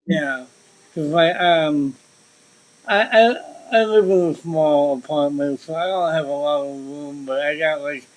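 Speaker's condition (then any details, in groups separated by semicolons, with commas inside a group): Cerebral palsy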